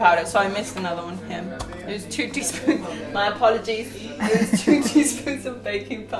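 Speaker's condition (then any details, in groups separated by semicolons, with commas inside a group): No condition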